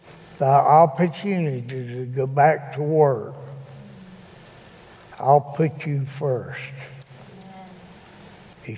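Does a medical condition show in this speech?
Yes: cerebral palsy; still able to speak.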